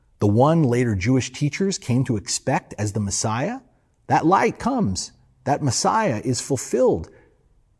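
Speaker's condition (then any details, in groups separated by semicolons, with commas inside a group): No condition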